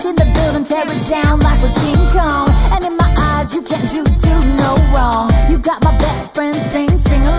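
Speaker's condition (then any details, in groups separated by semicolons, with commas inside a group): No condition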